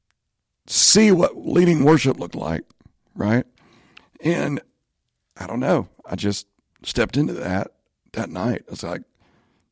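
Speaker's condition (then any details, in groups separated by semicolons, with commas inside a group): Spasmodic dysphonia; voice issue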